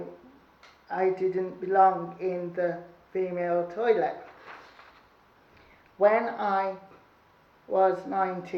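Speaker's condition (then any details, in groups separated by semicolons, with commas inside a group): Cerebral palsy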